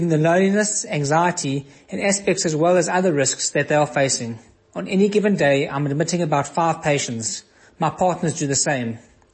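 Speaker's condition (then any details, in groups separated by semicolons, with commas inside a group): No condition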